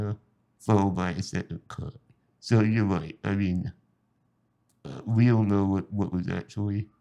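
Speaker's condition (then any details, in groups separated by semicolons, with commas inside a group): Spinal muscular atrophy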